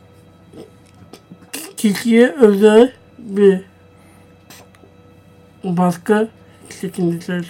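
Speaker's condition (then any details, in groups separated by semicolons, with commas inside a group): Down syndrome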